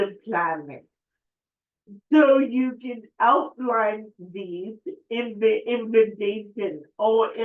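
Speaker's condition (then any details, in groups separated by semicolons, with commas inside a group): Cerebral palsy; affects speech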